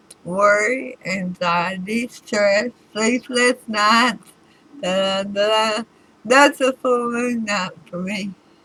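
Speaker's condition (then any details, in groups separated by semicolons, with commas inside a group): Throat cancer radiation damage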